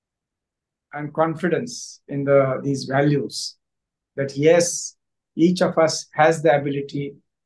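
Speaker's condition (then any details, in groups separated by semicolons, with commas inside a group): No condition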